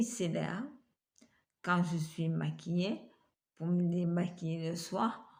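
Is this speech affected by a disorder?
Yes: multiple sclerosis.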